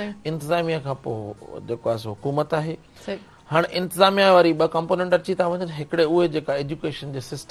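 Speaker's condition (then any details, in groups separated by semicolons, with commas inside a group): No condition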